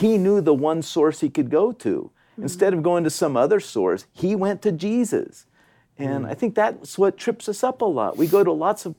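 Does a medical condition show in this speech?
No.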